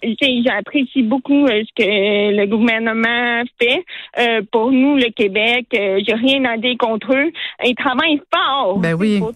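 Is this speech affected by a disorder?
Yes: hearing loss; hard of hearing, relies on lip reading; uses cotton mask with soft transparent plexiglas window so lips can be seen.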